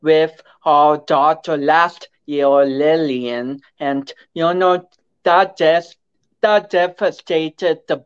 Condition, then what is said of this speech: Cerebral palsy. It affects your balance, your speech and coordination.